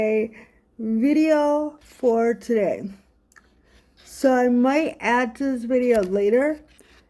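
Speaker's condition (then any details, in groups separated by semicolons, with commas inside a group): Cerebral palsy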